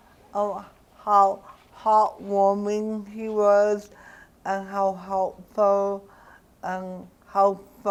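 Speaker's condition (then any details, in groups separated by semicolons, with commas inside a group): Cerebral palsy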